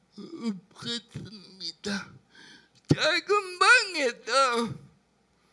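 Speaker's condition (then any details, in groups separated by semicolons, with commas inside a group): Brain lesion disability grade 1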